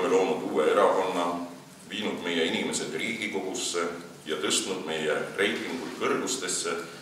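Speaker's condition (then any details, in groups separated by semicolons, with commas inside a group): No condition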